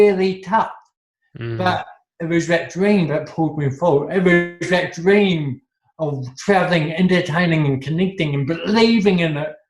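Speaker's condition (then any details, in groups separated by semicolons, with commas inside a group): Cerebral palsy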